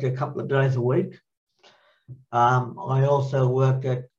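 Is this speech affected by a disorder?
Yes: cerebral palsy; mild, born 12 weeks premature, maternal blood poisoning, fine motor hands, mild cognitive issues; clumsy hands, mainly uses spoon, trips sometimes, gait, balance, gross motor issues, help with new tasks.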